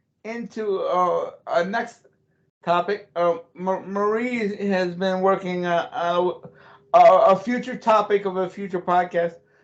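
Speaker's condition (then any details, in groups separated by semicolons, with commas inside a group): Cerebral palsy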